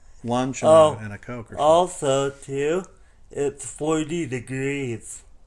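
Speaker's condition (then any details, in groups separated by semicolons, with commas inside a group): Cerebral palsy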